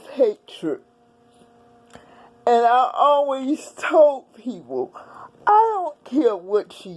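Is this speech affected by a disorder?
Yes: cerebral palsy; several unnoticed strokes.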